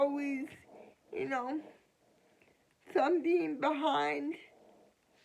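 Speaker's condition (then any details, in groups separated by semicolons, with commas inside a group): Cerebral palsy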